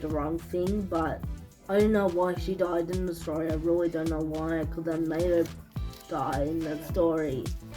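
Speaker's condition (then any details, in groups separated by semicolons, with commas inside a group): Cerebral palsy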